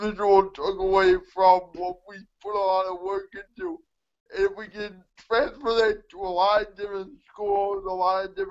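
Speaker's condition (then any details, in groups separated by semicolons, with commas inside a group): Cerebral palsy; mixed quadriplegia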